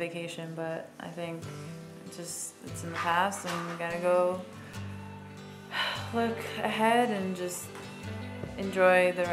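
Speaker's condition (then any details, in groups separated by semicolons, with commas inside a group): No condition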